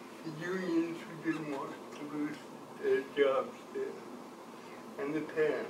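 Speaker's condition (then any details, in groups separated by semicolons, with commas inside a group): Cerebral palsy; from birth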